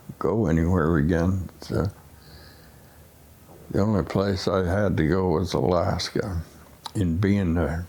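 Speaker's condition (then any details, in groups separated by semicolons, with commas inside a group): Essential tremor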